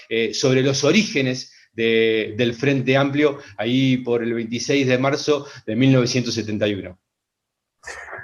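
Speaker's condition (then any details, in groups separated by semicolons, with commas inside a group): No condition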